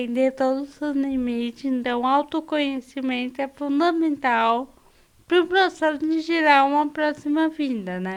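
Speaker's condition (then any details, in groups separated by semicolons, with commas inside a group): Cerebral palsy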